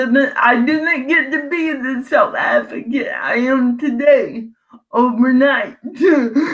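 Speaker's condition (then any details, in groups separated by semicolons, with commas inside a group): Cerebral palsy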